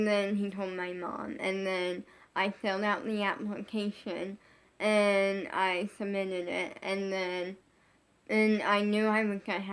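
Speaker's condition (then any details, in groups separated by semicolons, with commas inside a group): Brain injury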